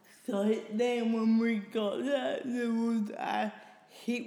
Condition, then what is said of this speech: Cerebral palsy. And I hear it because whenever I talk, I don't hear what you hear.